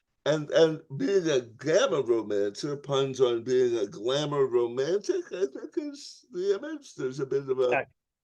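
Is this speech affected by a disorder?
Yes: tongue cancer surgery, tongue graft.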